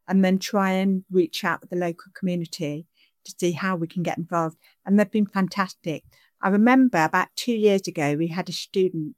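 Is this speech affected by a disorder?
Yes: deafness; sign-supported English, signing and speaking at the same time.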